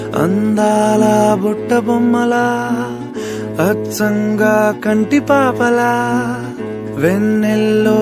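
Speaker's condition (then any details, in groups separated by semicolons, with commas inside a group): No condition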